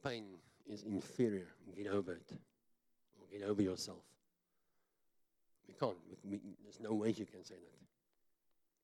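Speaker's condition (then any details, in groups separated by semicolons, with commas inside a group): Cleft palate; talks funny, self-described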